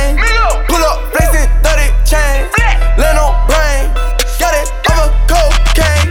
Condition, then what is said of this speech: None; typical speech.